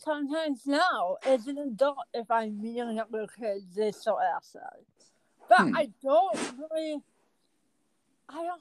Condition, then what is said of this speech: Cerebral palsy. It affected my speech, obviously, though I'm ambulatory.